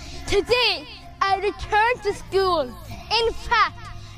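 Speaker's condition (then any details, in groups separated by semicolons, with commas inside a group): Down syndrome; 11-year-old boy; Monday Motivation podcast with dad Brian to help communication skills and confidence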